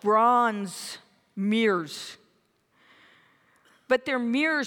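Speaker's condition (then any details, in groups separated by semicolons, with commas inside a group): No condition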